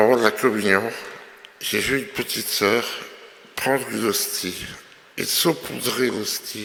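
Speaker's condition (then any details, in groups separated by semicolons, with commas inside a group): Myopathy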